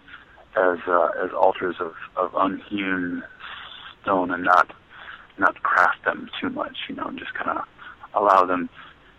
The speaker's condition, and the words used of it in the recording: Stuttering. Yeah, you know, I've got a speech impediment known as stuttering. There it is right there.